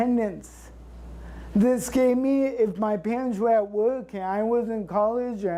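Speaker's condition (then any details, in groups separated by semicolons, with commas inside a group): Cerebral palsy; since birth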